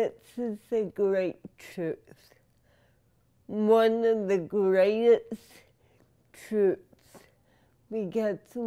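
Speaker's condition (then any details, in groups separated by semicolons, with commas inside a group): Cerebral palsy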